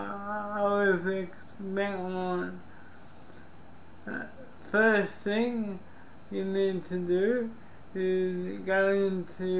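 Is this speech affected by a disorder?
Yes: cerebral palsy.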